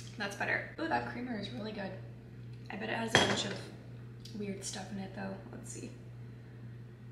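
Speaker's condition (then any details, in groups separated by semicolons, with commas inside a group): No condition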